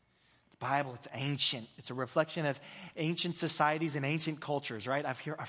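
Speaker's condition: No condition

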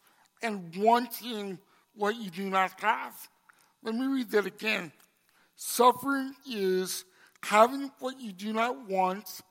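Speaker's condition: Cerebral palsy; congenital

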